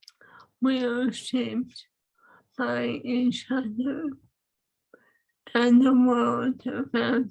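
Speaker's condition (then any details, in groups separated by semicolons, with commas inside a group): ALS; swallowing lost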